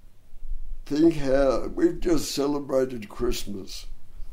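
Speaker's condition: Dystonia and cerebral palsy; hard-to-diagnose

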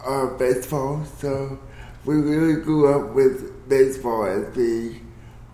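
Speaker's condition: Cerebral palsy

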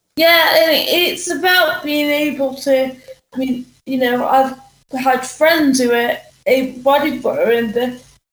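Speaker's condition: Cerebral palsy; drinking and all daily tasks

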